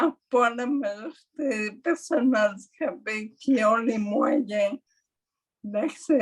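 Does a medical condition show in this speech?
Yes: mild dysarthria.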